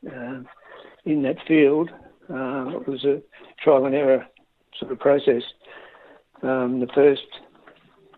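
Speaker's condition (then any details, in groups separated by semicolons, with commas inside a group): Parkinson's disease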